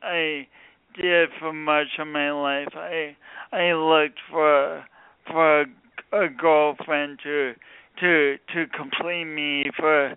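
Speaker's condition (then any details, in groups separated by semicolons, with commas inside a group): Speech impediment from birth injury; not a Midwestern accent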